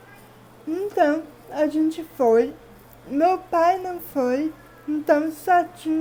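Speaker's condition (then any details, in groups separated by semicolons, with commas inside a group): Cerebral palsy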